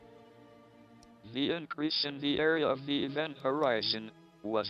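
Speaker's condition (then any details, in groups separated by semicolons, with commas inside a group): ALS, speech-generating device; motor neuron disease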